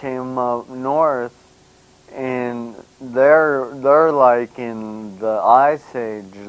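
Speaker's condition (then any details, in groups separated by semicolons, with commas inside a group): Brain injury; caused by car accident; slurred speech, partly unintelligible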